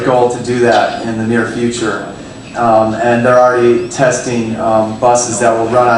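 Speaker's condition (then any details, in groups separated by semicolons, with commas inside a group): No condition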